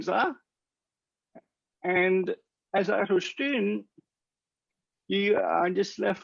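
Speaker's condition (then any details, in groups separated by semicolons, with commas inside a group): Cerebral palsy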